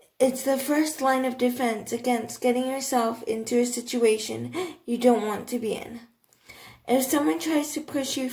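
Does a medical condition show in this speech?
Yes: cerebral palsy, athetoid.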